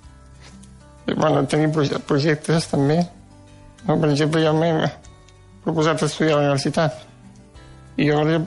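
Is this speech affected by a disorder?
Yes: Duchenne muscular dystrophy; degenerative incurable form, progressive loss of strength, wheelchair user, age 25, lost ability to write; housebound, no longer able to eat, moves only head and legs slightly, postural pain; dictates instead of writing, colds or bronchitis cause suffocation crises treated with morphine.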